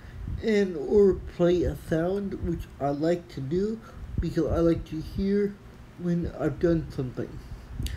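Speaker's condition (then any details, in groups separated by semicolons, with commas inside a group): Athetoid cerebral palsy; speech, wheelchair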